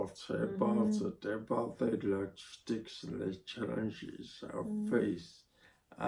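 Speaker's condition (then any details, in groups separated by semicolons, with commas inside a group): Spinocerebellar ataxia (sca7); needs help typing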